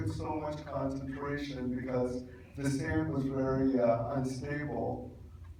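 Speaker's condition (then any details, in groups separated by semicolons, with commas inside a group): Cerebral palsy; could not really talk until age 12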